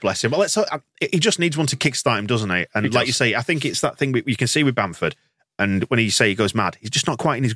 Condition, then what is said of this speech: No condition.